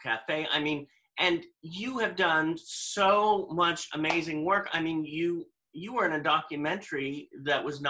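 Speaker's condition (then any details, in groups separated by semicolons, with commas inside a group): No condition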